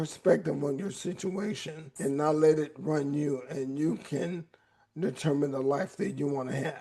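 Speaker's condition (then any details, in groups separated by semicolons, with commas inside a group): ALS; voice raspy at times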